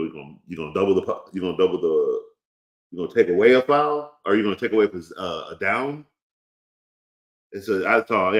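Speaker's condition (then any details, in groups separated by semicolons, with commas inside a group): No condition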